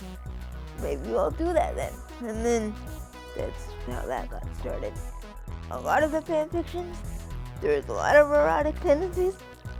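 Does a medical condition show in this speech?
Yes: cerebral palsy; spastic quadriplegic form.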